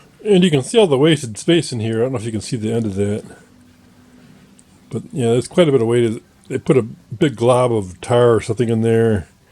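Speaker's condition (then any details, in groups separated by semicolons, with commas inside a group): No condition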